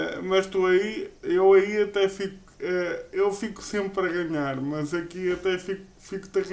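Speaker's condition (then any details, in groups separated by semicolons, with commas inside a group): Cerebral palsy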